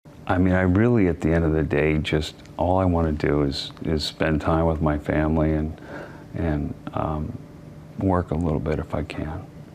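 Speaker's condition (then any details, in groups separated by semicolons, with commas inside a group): ALS; diagnosed under a year before death, one functioning arm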